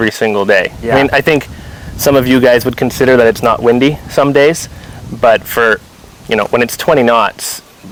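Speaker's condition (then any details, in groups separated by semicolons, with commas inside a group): No condition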